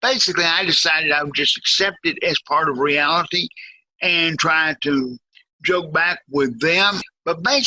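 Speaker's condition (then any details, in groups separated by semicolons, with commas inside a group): Cerebral palsy, severe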